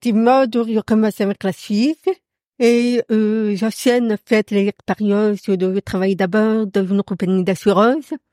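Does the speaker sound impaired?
Yes: profound congenital deafness; workplace accommodation enabling phone calls, written transcription of meetings.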